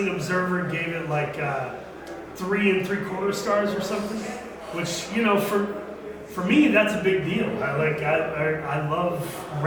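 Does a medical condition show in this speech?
No.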